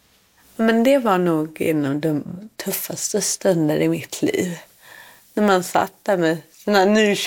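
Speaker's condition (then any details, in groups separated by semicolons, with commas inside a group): Cerebral palsy; cerebral palsy from birth asphyxia, umbilical cord around neck, born without heartbeat, resuscitated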